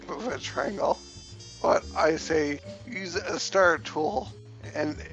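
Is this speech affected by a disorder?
Yes: cerebellar ataxia from brain tumour.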